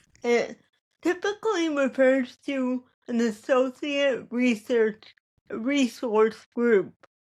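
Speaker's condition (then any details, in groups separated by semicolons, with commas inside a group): Cerebral palsy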